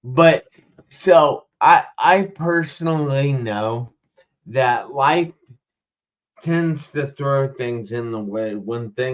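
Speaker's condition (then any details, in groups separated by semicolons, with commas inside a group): Traumatic brain injury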